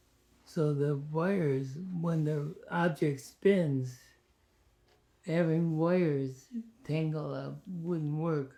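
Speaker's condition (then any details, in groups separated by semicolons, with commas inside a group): ALS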